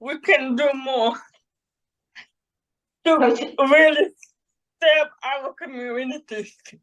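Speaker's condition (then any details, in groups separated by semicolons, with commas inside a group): Cerebral palsy; caused by severe neonatal jaundice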